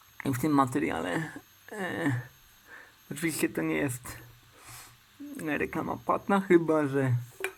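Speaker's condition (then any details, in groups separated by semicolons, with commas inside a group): Cerebral palsy; uses wheelchair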